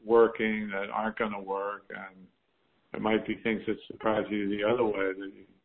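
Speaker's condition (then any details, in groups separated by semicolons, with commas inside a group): Parkinson's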